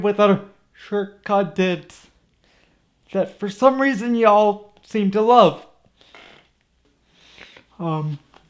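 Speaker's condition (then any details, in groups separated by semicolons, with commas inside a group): Cerebral palsy; from birth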